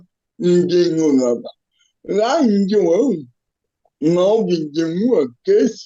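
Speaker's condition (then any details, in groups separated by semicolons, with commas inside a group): Cerebral palsy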